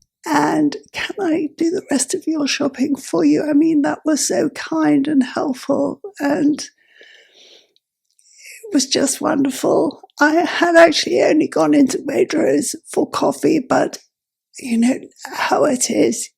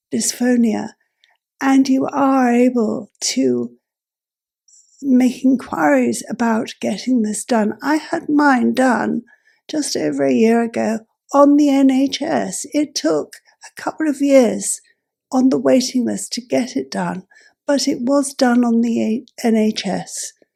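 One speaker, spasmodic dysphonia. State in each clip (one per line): DBS at usual low amplitude
DBS amplitude increased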